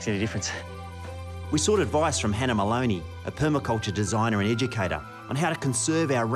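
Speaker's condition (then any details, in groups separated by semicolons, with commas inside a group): No condition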